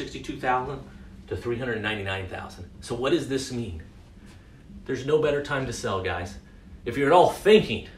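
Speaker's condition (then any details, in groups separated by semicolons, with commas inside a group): No condition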